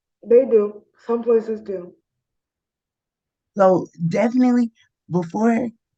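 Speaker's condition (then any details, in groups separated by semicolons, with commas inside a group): Spastic diplegia cerebral palsy; right-side hemiplegia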